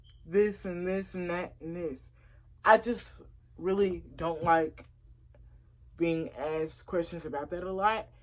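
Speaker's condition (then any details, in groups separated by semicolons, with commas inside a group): Cerebral palsy; since early childhood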